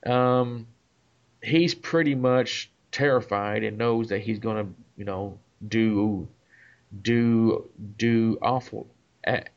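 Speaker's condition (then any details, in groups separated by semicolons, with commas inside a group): Stuttering; noticeable stuttering in conversation, worse under psychological stress, silently uses swear word to release stammers; repeated sounds, prolonged sounds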